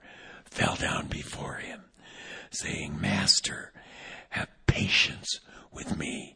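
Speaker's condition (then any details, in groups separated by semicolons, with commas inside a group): Vocal cord paralysis, unilateral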